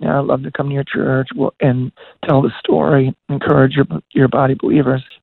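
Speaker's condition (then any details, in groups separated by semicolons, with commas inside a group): Voice disorder; progressive voice disorder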